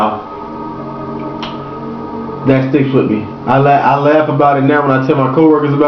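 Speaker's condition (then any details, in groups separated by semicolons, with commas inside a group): No condition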